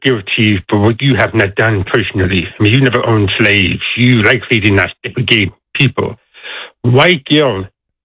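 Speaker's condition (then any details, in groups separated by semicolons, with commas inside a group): Deafness; deaf accent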